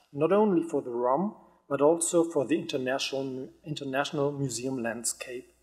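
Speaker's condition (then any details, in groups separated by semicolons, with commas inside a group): No condition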